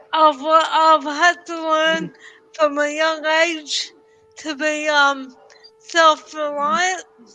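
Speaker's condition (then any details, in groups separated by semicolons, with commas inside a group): Cerebral palsy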